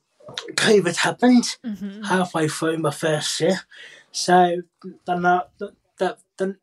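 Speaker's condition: Cerebral palsy, profound hearing loss; born three months premature, boccia class BC5 formerly BC2; speaks clearly despite deafness, BSL first language, primary school speech and language therapy

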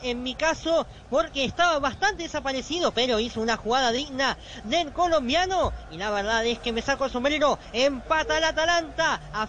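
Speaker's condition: Cleft lip; nasal pronunciation, reduced diction, voice not produced normally, difficulty noticeable in broadcasts

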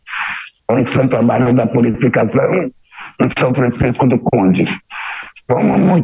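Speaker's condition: Total laryngectomy; laryngeal cancer, phonatory prosthesis, stoma occluded to speak, nasal tube 40+ days; no cancer medication, oncology follow-up twice yearly, eats well, no pain; near aphonia before surgery, mute after, therapy with Dr. Kelly, tried esophageal voice, understood

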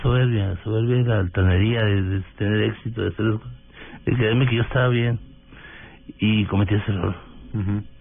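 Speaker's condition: Parkinson's disease; under care of leading Colombian Parkinson's neurologist, running and tennis exercise prescribed

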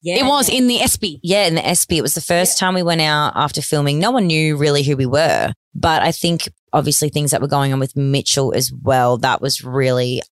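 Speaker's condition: No condition

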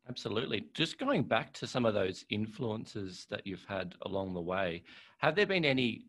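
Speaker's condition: No condition

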